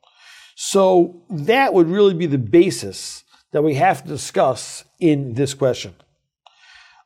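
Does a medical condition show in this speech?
No.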